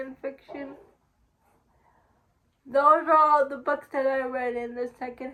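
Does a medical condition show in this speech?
Yes: cerebral palsy; uses wheelchair.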